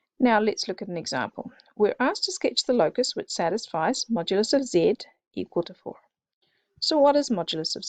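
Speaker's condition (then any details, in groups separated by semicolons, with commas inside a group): No condition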